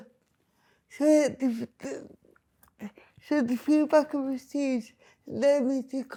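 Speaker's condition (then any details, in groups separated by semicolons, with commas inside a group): Cerebral palsy; speech not always understood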